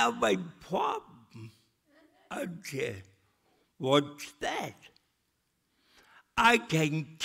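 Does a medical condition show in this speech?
Yes: cerebral palsy; speech still affected.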